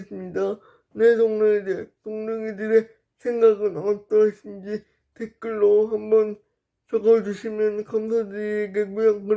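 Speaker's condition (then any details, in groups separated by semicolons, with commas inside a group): Brain lesion disability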